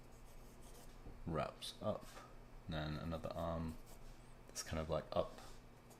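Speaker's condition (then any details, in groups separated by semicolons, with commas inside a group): No condition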